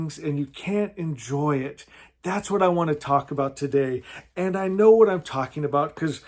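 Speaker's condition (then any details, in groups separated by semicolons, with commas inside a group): No condition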